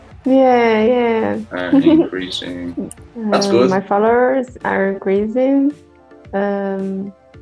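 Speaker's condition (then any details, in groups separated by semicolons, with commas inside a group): No condition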